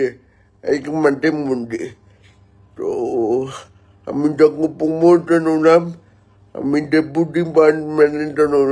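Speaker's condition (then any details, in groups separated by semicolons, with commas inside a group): Cerebral palsy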